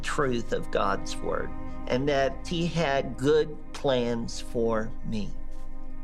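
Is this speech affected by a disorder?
Yes: bilateral cleft lip and palate; congenital, no roof of mouth, no upper lip, upper face unformed, many years of cosmetic and corrective surgery.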